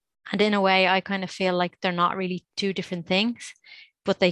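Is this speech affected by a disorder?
No.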